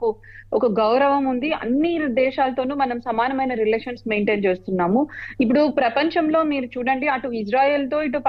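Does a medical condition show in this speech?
No.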